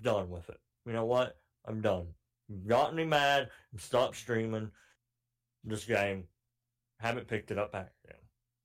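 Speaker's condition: Cleft palate; cleft palate since childhood

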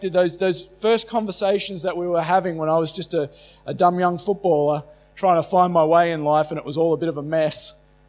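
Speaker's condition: No condition

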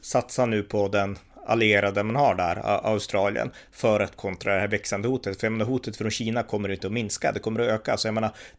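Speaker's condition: No condition

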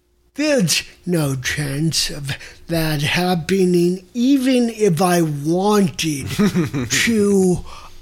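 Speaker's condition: Mild cerebral palsy; non-progressive

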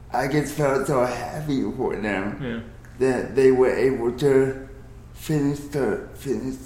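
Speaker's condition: Cerebral palsy

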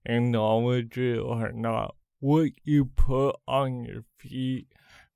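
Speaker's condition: Cerebral palsy; congenital

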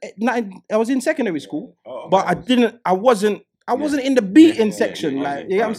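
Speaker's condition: No condition

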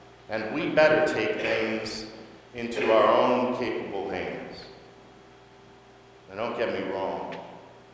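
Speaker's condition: No condition

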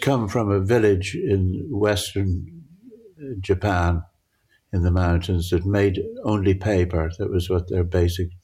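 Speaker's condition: Parkinson's; difficulty judging near and far

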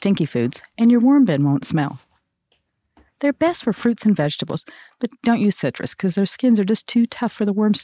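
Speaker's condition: No condition

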